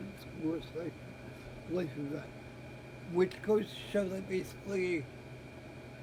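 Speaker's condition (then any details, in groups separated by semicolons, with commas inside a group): Cerebral palsy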